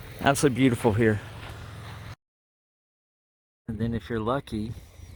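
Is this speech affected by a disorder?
No.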